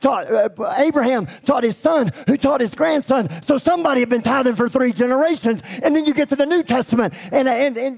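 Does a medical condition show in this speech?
Yes: cleft lip and palate; congenital.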